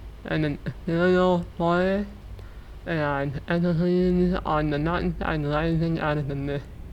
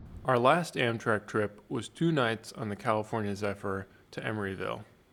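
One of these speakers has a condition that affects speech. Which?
The first: muscular dystrophy.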